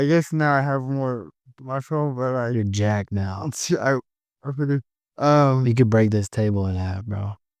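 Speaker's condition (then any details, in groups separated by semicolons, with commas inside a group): Cerebral palsy; caused by stroke at birth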